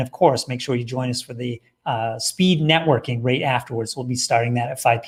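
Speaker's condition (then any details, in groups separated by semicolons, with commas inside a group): No condition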